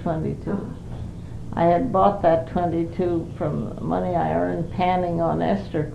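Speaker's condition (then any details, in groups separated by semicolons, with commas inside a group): Parkinson's; Parkinson's for 5 years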